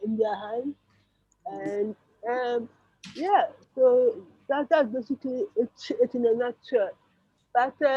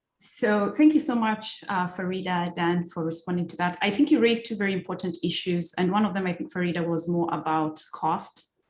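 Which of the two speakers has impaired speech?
The first: cerebral palsy; cerebral palsy affecting motor development and movement; slightly slurred speech, voice control systems often fail recognition.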